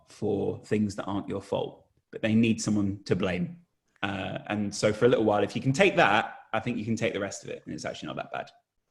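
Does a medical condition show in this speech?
No.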